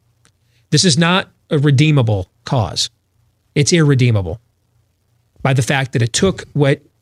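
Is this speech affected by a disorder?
No.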